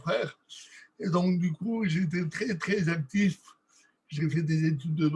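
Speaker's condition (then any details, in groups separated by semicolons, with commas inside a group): Cerebral palsy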